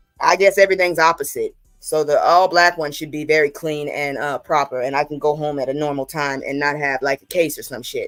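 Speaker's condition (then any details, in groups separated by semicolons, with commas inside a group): No condition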